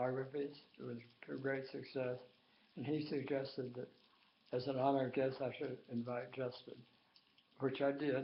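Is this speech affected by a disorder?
Yes: tongue cancer.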